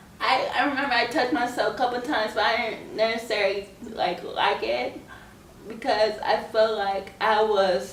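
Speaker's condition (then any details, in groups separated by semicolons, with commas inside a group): Cerebral palsy; scoliosis, spine and leg surgery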